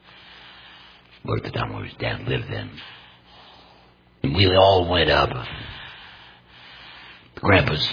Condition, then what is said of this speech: Laryngectomy. It may sound painful for you to listen to it, but it doesn't bother me at all.